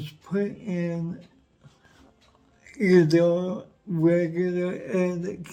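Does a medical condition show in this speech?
Yes: cerebral palsy; affects whole body.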